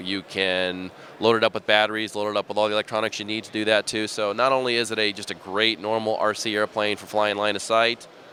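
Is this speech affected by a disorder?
No.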